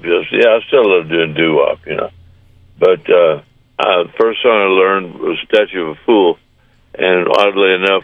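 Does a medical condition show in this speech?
Yes: Parkinson's disease; diagnosed about a year ago, brain surgery about two and a half months ago; walking not yet as wanted, taking exercise classes, recently back to working out.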